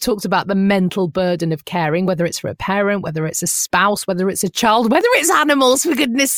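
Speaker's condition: No condition

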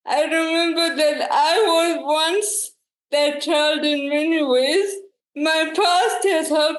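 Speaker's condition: Cerebral palsy, quadriplegic

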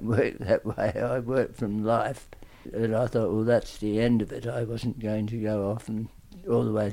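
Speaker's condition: Tongue cancer; aggressive tongue cancer

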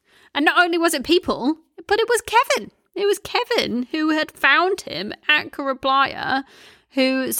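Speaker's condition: No condition

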